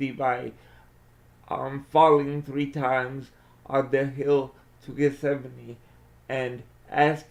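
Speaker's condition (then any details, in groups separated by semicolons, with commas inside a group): Cerebral palsy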